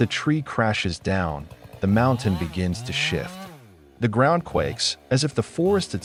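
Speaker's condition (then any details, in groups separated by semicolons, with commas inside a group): No condition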